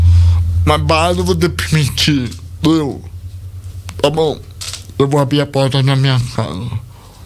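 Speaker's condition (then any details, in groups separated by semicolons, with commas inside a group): Cerebral palsy; speech not normal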